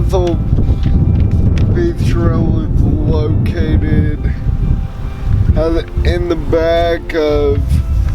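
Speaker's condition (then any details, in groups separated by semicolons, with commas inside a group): Cerebral palsy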